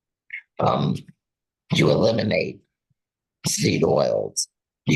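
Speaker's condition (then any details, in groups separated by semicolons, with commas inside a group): Laryngectomy; total laryngectomy and glossectomy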